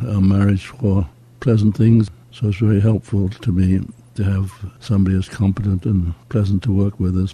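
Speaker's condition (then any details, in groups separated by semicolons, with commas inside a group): Parkinson's disease; age 85, somewhat slowed by Parkinson's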